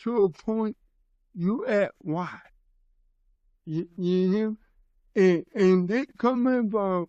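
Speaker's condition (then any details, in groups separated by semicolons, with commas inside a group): Cerebral palsy; from birth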